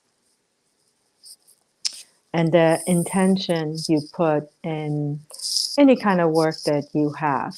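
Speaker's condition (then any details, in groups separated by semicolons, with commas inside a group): No condition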